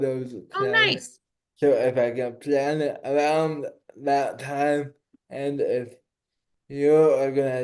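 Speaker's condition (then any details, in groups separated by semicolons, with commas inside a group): Cerebral palsy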